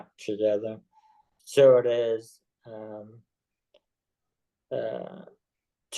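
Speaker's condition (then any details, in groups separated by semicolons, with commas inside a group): ALS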